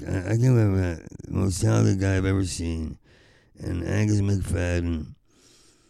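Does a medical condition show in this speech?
Yes: Parkinson's; exhausted, short on sleep, taken for drunk so could not get a cab.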